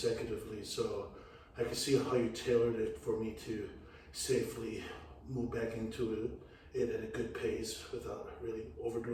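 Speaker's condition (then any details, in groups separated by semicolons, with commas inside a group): No condition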